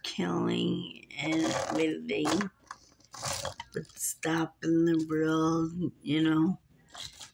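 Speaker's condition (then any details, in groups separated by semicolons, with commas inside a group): Muscular dystrophy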